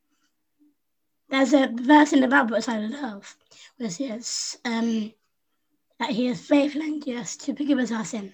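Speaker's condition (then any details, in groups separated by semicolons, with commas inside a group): Down syndrome; congenital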